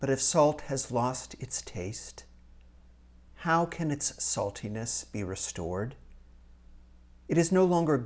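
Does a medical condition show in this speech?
No.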